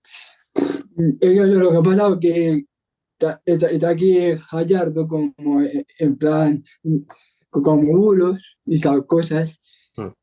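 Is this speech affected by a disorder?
Yes: Down syndrome; Down syndrome from birth, genetic; attending speech therapy (logopedia) with Sara, prevocational training at association.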